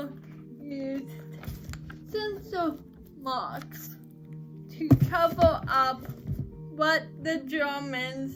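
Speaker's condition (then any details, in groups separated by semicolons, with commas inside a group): Cerebral palsy; uses crutches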